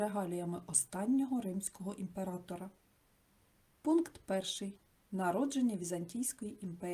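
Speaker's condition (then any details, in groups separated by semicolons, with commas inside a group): No condition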